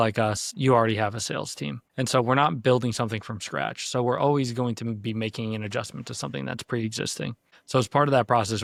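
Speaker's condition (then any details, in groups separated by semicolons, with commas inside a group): No condition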